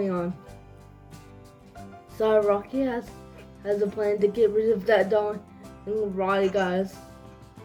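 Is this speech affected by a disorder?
Yes: cerebral palsy.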